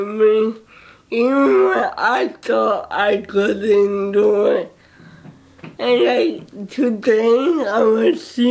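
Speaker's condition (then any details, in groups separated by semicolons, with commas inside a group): Cerebral palsy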